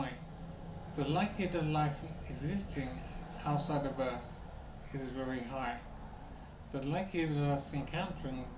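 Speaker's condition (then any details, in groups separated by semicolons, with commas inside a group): Brain injury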